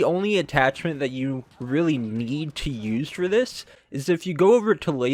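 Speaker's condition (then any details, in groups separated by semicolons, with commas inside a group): No condition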